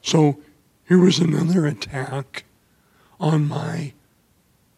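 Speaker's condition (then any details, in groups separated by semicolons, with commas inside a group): ALS; voice affected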